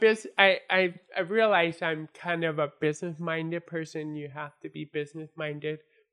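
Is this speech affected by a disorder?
Yes: born deaf; congenital deafness from birth; ongoing speech struggles; had to learn to speak and hear, hard, first full sentence at age five, English difficult.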